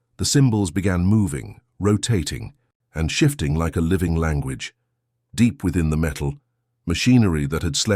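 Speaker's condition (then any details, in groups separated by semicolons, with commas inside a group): No condition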